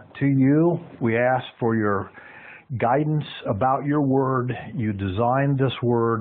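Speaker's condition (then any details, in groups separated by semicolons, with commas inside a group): No condition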